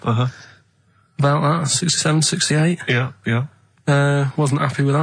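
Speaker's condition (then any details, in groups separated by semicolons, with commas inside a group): No condition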